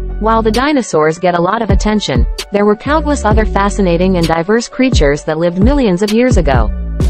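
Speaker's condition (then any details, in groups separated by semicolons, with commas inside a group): No condition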